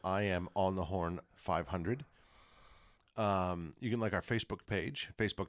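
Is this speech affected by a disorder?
No.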